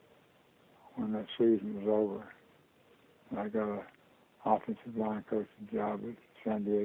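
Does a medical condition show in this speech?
Yes: Parkinson's disease.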